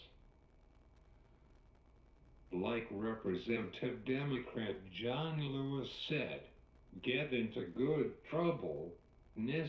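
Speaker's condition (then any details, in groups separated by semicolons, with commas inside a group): Cerebral palsy; uses wheelchair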